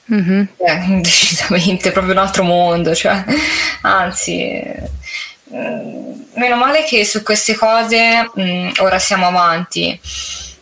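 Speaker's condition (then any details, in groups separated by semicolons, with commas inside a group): No condition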